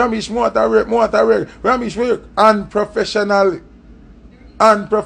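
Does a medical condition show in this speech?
No.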